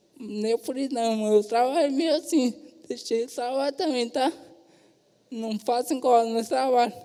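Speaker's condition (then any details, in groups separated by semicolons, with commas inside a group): Traumatic brain injury, severe; serious accident, nerve damage with sequelae; 23 days in ICU, then vegetative state; regained sounds after predicted inability to speak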